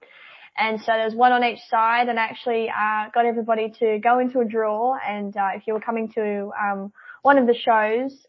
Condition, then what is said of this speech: Cleft palate. So I'm singing and I have the closure and I'm able to project with ease and I'm able to sing and have more control.